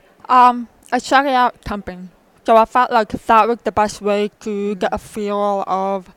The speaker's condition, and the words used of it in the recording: Deafness. She um she was deaf as well, and she uses speech just like I do.